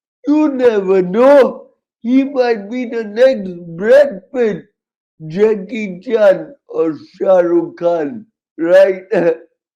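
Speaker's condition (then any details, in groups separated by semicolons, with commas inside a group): Cerebral palsy, severe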